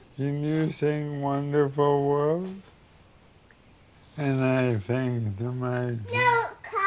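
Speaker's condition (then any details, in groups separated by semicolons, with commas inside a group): ALS; uses wheelchair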